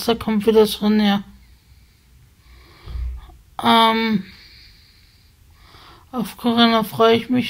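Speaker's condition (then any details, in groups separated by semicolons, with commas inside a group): Spasticity from birth; multiple sclerosis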